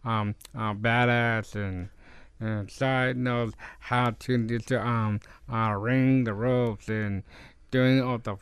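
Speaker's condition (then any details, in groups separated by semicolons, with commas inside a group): Down syndrome; genetic, extra copy of chromosome 21, known before age three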